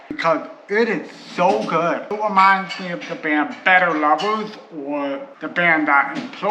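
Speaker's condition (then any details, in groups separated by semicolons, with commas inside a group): Cerebral palsy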